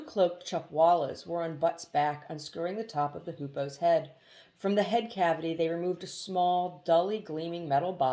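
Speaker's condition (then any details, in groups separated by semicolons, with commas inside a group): No condition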